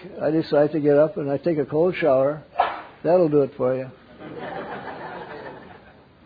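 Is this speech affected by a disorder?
Yes: Parkinson's; wakes up around 3 am.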